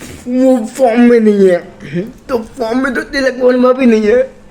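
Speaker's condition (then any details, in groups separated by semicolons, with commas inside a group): Cerebral palsy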